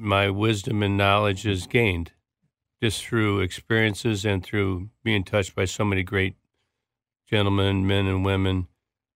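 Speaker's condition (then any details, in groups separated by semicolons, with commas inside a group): Parkinson's disease; speech tough, speech therapy with ahs before going on air, big and loud voice training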